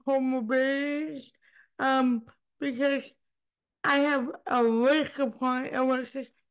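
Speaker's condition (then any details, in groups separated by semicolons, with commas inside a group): Cerebral palsy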